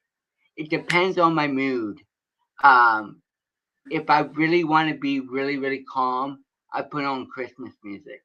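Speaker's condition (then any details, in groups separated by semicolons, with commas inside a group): Cerebral palsy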